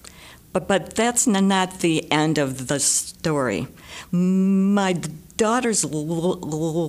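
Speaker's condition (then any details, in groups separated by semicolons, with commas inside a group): Stutter; stutter persisting despite much of life trying to stop, described as incurable; severe stutter, stutters a lot; struggles to speak; repeated sounds, prolonged sounds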